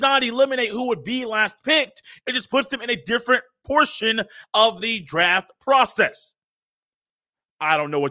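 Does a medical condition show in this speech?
No.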